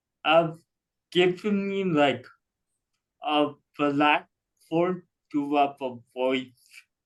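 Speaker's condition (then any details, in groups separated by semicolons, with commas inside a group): Cerebral palsy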